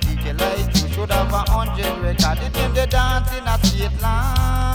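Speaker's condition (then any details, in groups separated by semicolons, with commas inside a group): No condition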